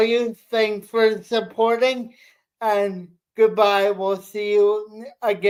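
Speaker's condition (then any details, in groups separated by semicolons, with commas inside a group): Cerebral palsy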